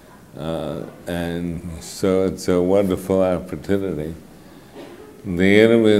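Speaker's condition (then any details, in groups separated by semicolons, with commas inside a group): Mitochondrial disorder; affects speech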